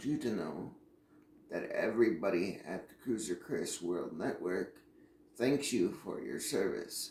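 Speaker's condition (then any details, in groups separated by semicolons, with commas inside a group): Cerebral palsy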